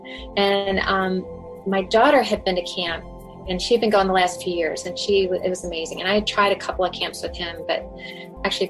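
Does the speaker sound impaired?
No.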